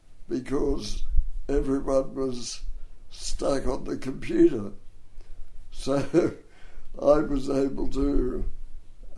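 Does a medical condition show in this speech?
Yes: dystonia and cerebral palsy; bronchial asthma.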